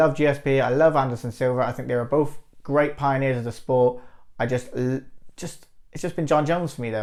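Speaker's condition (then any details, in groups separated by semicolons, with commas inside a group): No condition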